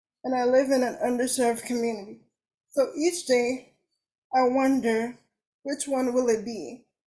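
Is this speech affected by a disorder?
Yes: cerebral palsy.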